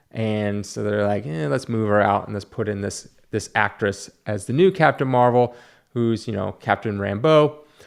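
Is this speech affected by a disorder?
No.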